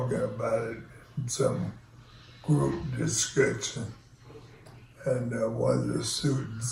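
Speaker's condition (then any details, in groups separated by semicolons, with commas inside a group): ALS; onset left foot drop, then left leg weakness; progressed, needs help from others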